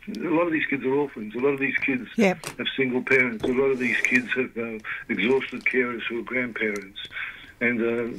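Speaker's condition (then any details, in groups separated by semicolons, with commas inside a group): Parkinson's disease; led to retirement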